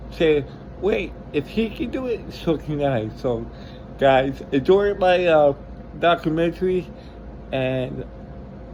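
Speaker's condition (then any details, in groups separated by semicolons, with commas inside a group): Cerebral palsy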